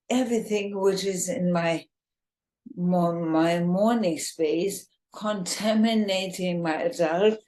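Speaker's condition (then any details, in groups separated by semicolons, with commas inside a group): ALS, bulbar form, bulbar onset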